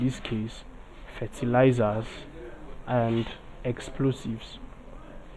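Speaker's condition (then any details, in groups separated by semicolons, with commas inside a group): No condition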